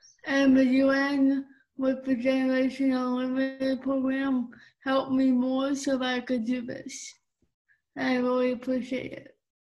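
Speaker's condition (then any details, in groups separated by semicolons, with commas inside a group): Cerebral palsy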